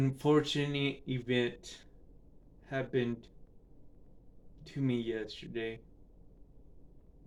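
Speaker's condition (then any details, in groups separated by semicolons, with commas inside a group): Cerebral palsy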